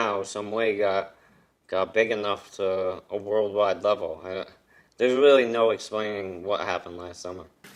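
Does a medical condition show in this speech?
Yes: ALS; arms too weak to use, young-adult onset.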